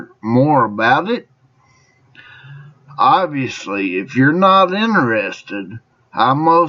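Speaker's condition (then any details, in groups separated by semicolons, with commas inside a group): Traumatic brain injury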